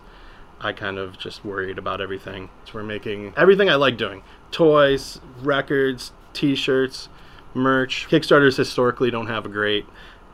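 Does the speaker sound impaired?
No.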